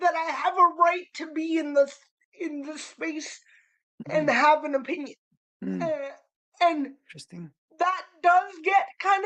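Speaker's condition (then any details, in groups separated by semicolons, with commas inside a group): Cerebral palsy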